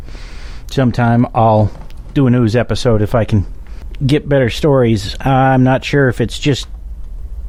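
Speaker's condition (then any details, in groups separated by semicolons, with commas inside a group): No condition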